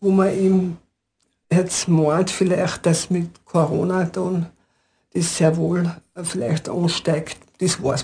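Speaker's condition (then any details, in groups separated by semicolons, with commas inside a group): Parkinson's disease; ten years since onset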